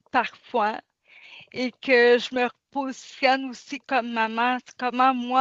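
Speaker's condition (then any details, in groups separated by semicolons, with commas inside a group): Cerebral palsy; since birth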